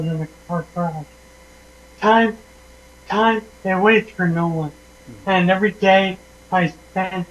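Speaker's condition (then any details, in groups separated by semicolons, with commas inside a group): Traumatic brain injury; motor vehicle accident, had tracheostomy; voice affected by brain damage and tracheostomy trauma, initially couldn't talk or swallow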